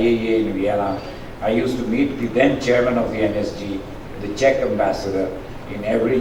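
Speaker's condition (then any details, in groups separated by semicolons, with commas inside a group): No condition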